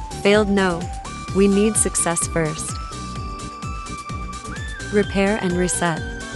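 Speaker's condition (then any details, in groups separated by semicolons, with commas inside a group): No condition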